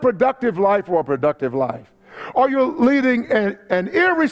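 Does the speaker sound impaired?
No.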